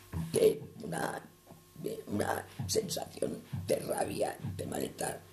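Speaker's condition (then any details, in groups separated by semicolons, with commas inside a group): Total laryngectomy; laryngeal cancer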